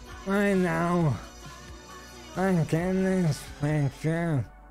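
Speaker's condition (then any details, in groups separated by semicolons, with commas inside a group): ALS; stem cell treatment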